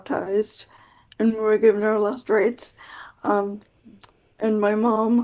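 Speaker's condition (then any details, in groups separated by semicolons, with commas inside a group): Quadriplegic cerebral palsy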